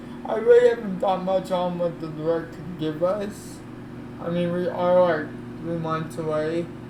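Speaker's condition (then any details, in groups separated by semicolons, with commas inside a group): Cerebral palsy; affects legs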